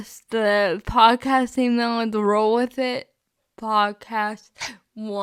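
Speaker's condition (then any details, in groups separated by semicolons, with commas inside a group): Spastic cerebral palsy, mixed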